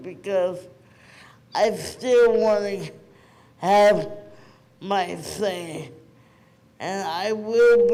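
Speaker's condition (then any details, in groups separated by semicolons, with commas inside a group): Cerebral palsy; present from birth, premature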